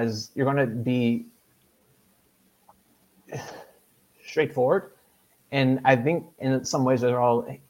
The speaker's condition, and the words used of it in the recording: Stuttering. It's just part of how I talk sometimes.